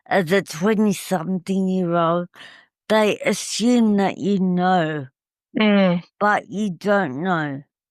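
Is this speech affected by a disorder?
Yes: cerebral palsy; uses wheelchair.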